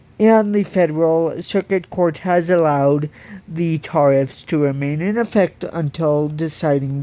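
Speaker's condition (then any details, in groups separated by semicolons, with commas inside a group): Cerebral palsy; from birth, walks with walker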